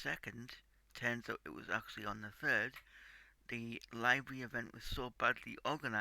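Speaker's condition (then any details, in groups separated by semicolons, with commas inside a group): Cerebral palsy; tight muscles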